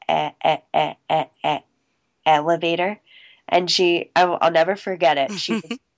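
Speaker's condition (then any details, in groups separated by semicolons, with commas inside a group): Stuttering; covert since childhood, immediate onset soon after starting to talk, school therapy from kindergarten, private therapist; recovering covert, still stutters, American Institute for Stuttering 3-week intensive program, fluency shaping techniques; formerly word switching and avoiding, held back stutters, pushed words out, appeared out of breath; repeated sounds, prolonged sounds, blocks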